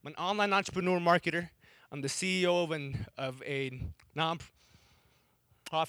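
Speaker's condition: Stutter; stutter since childhood, ESL class at 6, years of speech therapy: hand language, softer speech, breathing; still stutters, accepts stutter, empowerment speaker at over 80 schools and events, TEDx; random blocks on sounds, words, own name, hesitation, hard breathing, eyes wandering, worse in public; blocks

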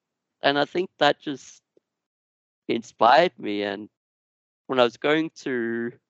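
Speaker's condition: Duchenne muscular dystrophy; genetic, progressive

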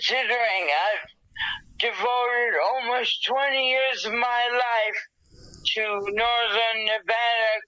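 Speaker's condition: Dysarthria after stroke; hemorrhagic stroke in left thalamus, right-sided paralysis, wheelchair, hospitalized over a month, blood reabsorption takes 1-2 years; recovering with much therapy, walked 58 feet with hemi walker, right hand makes fist, stiffness, tone problems; dysarthria from stroke, speech affected, no aphasia, cognition intact

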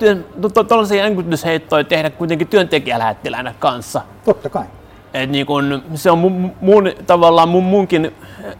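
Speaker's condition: Stuttering; frequent whole-word and part-word repetitions, some restarts; repeated sounds, repeated words

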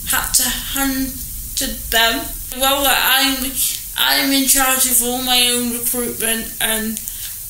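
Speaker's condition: Cerebral palsy; unable to stand, walk or sit independently, limited hand use

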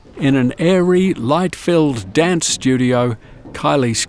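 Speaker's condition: No condition

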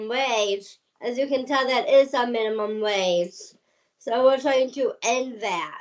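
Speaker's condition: Down syndrome

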